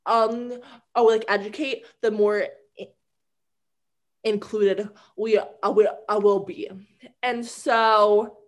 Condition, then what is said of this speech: Stuttering. And like for me, I think of my stutter like a roller coaster, like some days it's I'm a perfectly fluent, other days I'm like, oh my gosh, like my stutter is not giving me like a break.